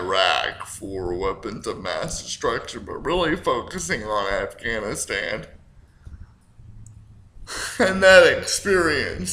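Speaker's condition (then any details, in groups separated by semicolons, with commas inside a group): Cerebral palsy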